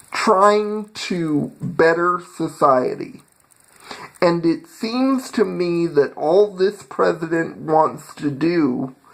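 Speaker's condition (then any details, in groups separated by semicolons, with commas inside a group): Cerebral palsy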